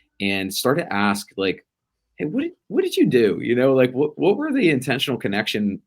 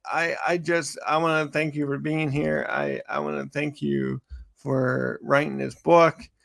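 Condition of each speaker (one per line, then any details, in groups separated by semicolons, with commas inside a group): No condition
Cerebral palsy; from birth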